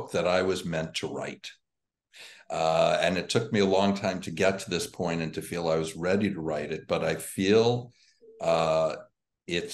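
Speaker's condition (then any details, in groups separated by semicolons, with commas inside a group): No condition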